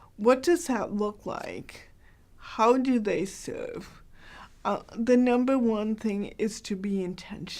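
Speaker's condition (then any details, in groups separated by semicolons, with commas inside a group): Cerebral palsy, mild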